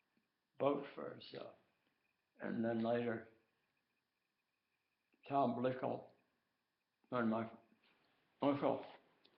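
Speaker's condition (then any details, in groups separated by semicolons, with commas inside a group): Tongue cancer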